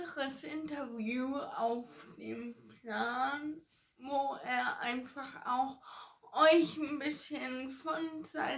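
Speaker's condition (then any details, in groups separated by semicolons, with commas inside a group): Ataxia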